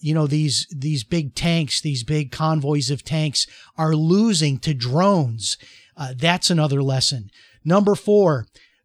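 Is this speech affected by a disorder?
No.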